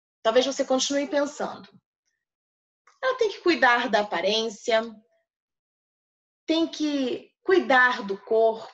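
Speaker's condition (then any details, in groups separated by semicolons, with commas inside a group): No condition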